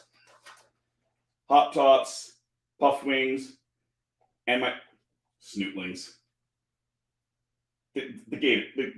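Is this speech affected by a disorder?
No.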